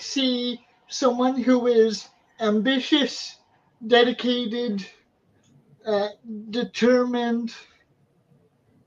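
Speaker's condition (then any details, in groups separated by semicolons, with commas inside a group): Cerebral palsy; wheelchair user, physical therapy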